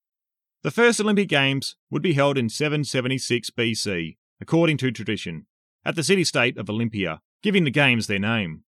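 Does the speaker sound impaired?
No.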